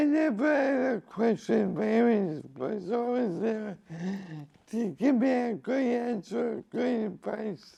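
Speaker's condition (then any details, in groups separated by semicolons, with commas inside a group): Cerebral palsy; from birth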